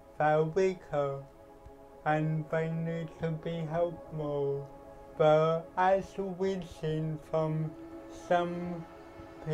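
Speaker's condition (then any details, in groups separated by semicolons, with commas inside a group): Cerebral palsy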